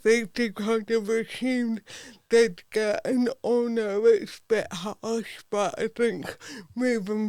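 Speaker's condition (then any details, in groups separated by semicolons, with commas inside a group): Cerebral palsy; affects speech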